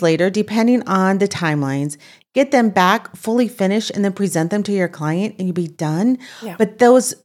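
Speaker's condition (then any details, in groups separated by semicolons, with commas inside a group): No condition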